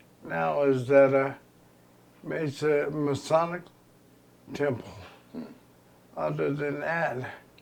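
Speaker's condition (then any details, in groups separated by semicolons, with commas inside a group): ALS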